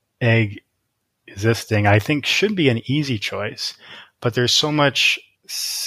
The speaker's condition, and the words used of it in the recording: Stuttering. And so it my stuttering can introduce a deeper level of intimacy into almost every conversation that I have